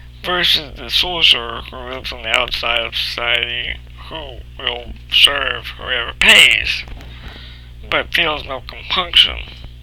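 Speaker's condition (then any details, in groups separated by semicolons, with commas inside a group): Cerebral palsy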